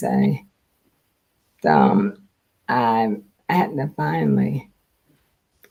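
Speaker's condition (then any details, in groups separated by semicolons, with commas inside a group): Multiple sclerosis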